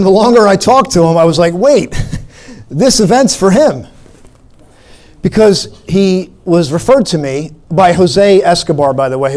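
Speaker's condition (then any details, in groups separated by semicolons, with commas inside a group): No condition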